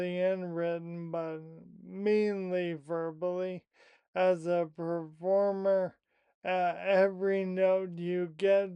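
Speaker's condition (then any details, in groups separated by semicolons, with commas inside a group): Primary lateral sclerosis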